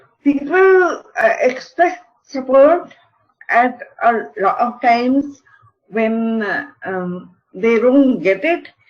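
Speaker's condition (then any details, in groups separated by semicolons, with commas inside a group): Cerebral palsy; mild speech problem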